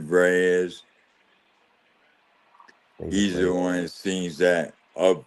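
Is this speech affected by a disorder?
Yes: ALS; losing ability to talk and swallow.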